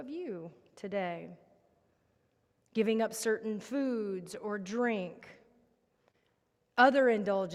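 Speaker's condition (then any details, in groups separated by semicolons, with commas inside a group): No condition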